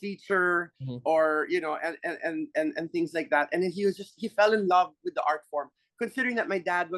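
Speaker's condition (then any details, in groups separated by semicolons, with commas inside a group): No condition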